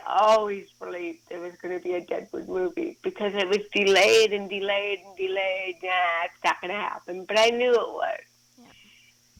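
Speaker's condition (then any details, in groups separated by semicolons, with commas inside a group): Cerebral palsy; since birth, cervical spine surgery C1-C7, lower back spine surgery; can stand, part-time wheelchair, physical and occupational therapy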